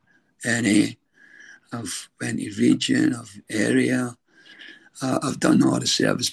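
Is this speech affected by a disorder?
Yes: throat cancer treatment effects, stage 4 throat cancer; voice changed by throat cancer and treatment, deep voice.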